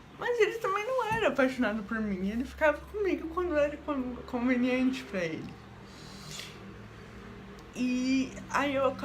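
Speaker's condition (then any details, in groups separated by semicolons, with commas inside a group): Cerebral palsy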